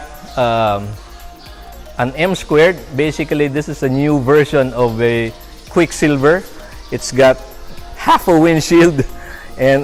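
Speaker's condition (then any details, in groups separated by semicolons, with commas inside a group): No condition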